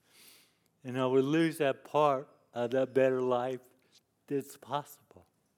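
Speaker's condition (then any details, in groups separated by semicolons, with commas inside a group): Cerebral palsy; lifelong disability since youth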